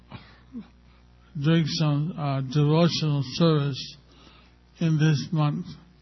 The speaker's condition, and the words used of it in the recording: Stroke. I will try to speak very carefully so you'll understand, but you need to give it a little bit of attention